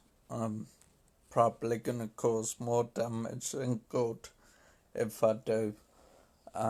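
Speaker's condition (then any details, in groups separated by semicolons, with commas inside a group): Multiple sclerosis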